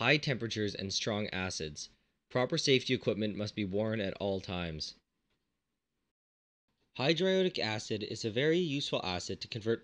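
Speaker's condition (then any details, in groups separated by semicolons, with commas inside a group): No condition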